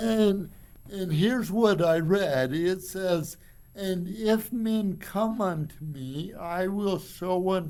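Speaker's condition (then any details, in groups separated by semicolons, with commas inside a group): Cerebral palsy; from birth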